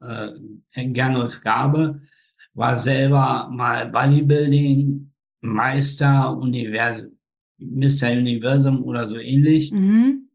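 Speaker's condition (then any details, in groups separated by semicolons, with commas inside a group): Spastic tetraparesis, spastic quadriplegia; birth injury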